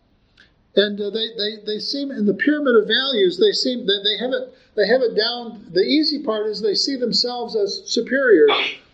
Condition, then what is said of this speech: None; typical speech.